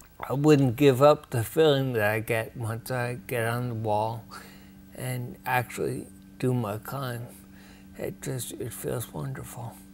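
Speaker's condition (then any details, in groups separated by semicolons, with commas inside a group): Ataxia; rare, progressive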